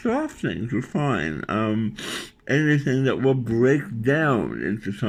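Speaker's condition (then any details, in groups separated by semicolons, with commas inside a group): Tongue cancer surgery, tongue graft; glossectomy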